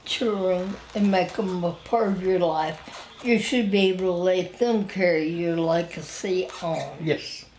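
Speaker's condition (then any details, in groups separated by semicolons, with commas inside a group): Spinal ataxia; wheelchair user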